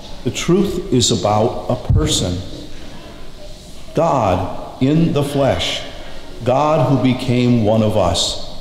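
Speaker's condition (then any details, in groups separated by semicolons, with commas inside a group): No condition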